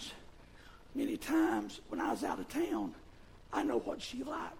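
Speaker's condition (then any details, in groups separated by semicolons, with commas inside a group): Vocal fold paralysis, bilateral; speaks with false vocal folds; Kermit-the-Frog-like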